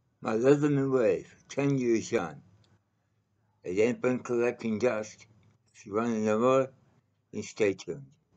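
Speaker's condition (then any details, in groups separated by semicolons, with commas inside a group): Mouth cancer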